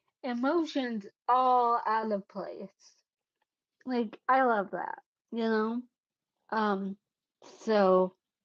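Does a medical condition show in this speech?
Yes: cerebellar ataxia.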